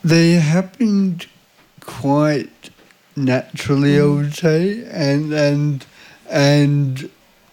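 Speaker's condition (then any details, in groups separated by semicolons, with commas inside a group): Cerebral palsy; visible disability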